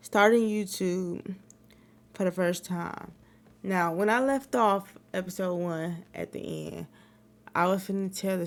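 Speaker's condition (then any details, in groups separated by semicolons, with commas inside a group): Cerebral palsy; wheelchair user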